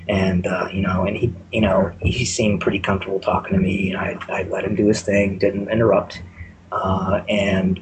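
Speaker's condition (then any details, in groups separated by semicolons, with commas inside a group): No condition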